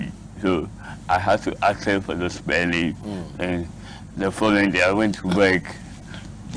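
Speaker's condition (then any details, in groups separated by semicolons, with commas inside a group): Cerebral palsy; speech therapy, speech improved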